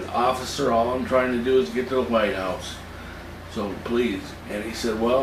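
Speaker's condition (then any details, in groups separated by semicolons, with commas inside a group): Cerebral palsy; from birth, spasticity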